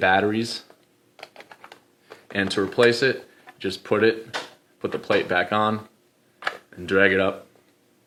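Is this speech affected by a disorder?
No.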